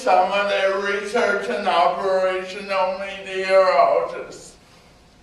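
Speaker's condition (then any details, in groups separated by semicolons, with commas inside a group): Cerebral palsy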